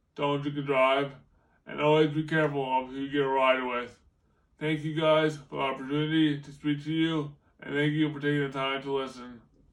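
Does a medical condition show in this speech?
Yes: brain injury; traumatic, car crash, permanent brain damage, affects balance, coordination; five years since injury, unsteady gait; relearned talking, dysarthria, words hard to pronounce, hard to understand.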